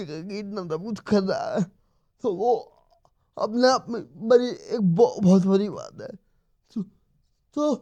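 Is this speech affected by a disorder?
Yes: cerebral palsy.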